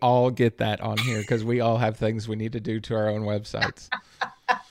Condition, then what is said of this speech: No condition.